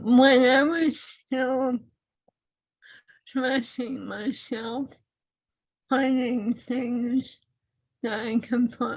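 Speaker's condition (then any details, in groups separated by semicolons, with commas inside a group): ALS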